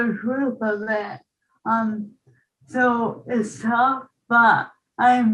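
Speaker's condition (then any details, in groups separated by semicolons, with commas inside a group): ALS, bulbar onset; early speech change, sounded drunk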